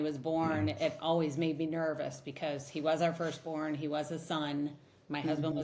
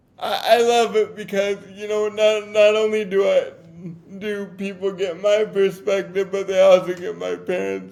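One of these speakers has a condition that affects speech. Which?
The second: cerebral palsy; from birth, affects walking and talking; walks short distances unaided, years of therapy; difficult to talk.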